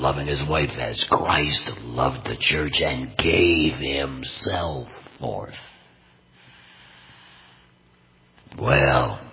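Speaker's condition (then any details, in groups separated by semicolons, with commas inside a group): Total laryngectomy; may sound painful to listeners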